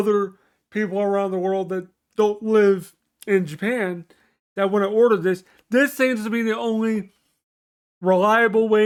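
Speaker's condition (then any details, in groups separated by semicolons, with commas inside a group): Cerebral palsy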